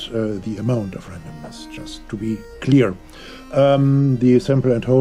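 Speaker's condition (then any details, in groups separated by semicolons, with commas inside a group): No condition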